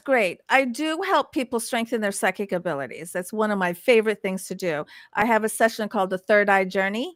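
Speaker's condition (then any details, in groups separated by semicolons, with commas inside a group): No condition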